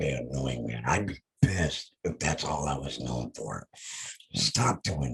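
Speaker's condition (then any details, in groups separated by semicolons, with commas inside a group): Head and neck cancer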